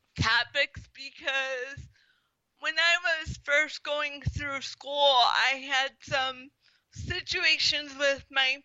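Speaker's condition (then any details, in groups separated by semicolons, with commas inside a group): Spastic quadriplegic cerebral palsy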